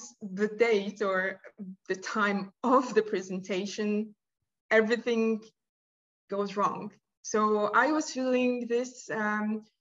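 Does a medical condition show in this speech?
Yes: stuttering; developmental stutter noticed at age 5, father stammered when young and overcame it, brother also stutters; still stutters, much improved over past ten years; sound, syllable and word repetitions, formerly much facial tension, uneasy in meetings and presentations, avoided speaking situations; here prolonged sounds.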